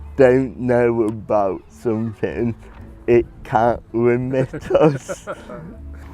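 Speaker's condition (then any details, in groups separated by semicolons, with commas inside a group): Cerebral palsy; present from birth; predicted at birth never to talk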